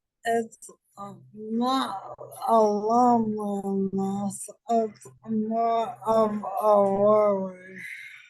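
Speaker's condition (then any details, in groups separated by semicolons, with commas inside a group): ALS; diagnosed almost five years ago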